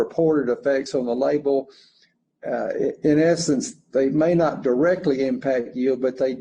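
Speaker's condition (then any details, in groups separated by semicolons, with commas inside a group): No condition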